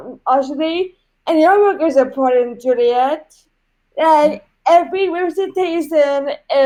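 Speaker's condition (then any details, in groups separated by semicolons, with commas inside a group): Cerebral palsy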